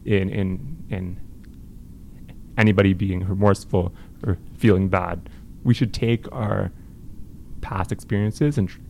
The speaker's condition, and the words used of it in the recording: Stuttering. I would say anytime I'm nervous, I tend to stutter a